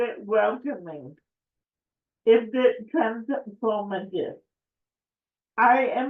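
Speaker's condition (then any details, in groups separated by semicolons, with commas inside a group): Cerebral palsy; affects speech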